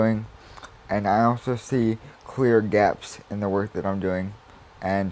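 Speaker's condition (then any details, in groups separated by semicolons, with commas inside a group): Cerebral palsy; uses wheelchair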